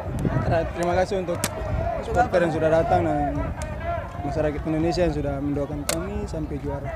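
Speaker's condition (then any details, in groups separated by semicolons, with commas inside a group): No condition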